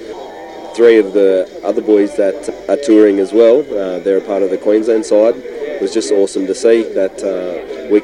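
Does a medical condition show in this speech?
No.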